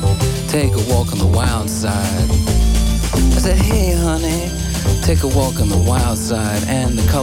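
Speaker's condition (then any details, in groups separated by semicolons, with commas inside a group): No condition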